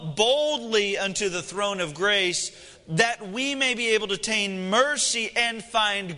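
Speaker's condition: No condition

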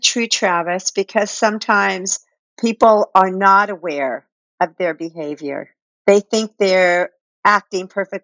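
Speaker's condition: No condition

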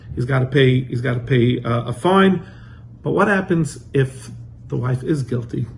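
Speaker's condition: No condition

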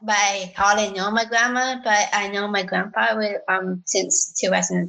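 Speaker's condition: Down syndrome; adult woman

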